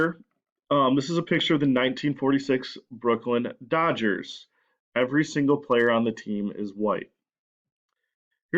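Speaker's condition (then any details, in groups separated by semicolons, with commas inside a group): No condition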